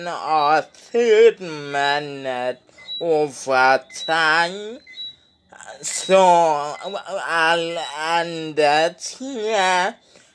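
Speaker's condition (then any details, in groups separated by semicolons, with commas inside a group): Speech impediment; no speech therapy yet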